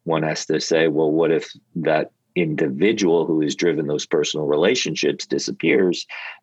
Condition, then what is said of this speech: No condition.